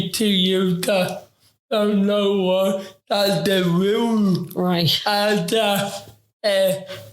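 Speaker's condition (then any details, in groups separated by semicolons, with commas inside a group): Ataxic cerebral palsy; affects talking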